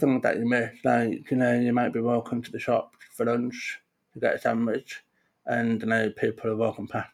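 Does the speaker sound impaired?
Yes: profound deafness; talks despite consultant predicting no speech and need for sign language.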